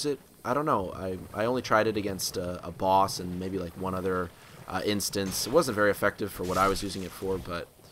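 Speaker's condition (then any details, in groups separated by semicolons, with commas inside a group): No condition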